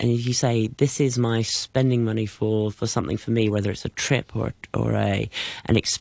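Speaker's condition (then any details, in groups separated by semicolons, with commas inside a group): No condition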